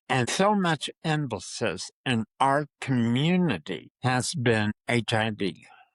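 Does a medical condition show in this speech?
Yes: Parkinson's disease; diagnosed 1 to 1.5 years ago, physical therapy, walking again.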